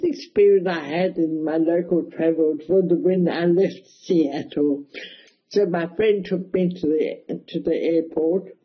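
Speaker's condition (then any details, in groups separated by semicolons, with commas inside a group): Cerebral palsy, mild; speech affected a bit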